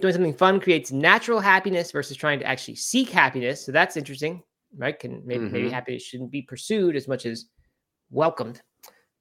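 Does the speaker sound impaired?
No.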